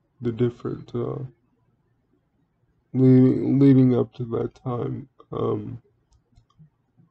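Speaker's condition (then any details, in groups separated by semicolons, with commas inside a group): Cerebral palsy; speaks relatively well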